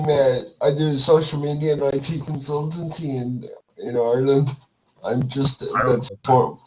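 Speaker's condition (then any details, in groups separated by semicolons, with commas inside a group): Cerebral palsy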